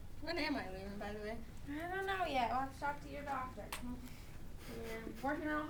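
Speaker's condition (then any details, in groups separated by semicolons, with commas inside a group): No condition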